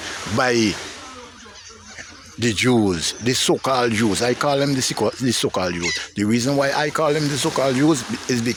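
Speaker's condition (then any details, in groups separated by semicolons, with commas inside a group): No condition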